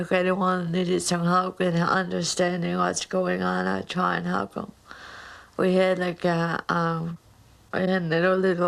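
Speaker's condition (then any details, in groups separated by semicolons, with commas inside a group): Cerebral palsy; mild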